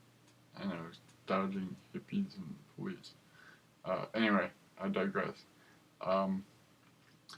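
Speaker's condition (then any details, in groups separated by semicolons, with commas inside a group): Cerebral palsy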